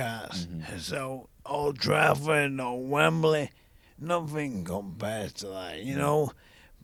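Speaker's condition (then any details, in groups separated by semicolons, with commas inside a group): ALS; young onset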